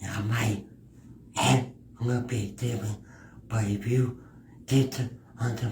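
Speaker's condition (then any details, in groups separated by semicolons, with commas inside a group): Cerebral palsy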